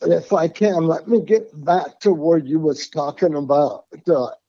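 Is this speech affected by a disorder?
Yes: Parkinson's; tremors since youth, progressively worse.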